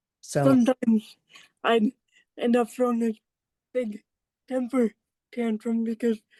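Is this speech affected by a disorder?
Yes: cerebral palsy; walks a little, high energy cost.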